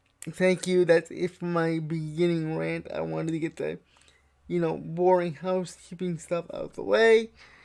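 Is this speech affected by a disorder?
Yes: cerebral palsy.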